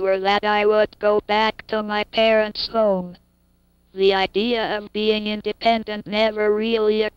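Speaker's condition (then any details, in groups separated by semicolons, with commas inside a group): Cerebral palsy; cannot move limbs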